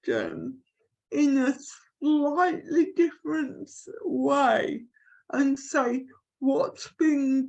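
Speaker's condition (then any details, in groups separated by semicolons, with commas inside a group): Cerebral palsy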